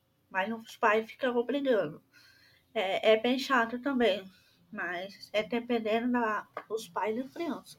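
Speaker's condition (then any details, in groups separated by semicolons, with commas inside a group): Deafness; congenital, maternal rubella, profound one ear, severe other, hearing aid from 4, no cochlear implant; oralized, uses hearing aid, hears better with severe-loss ear, sign language first language; no speech before diagnosis, only pointing, learned speech with hearing aid and speech therapy, early words incorrect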